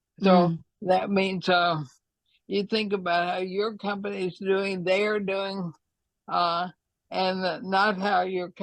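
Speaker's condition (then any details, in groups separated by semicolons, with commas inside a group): ALS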